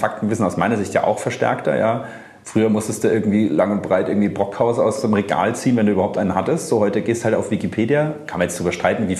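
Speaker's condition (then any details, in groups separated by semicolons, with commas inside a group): No condition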